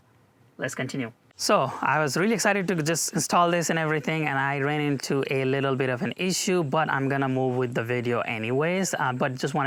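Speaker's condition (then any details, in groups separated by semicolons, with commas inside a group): No condition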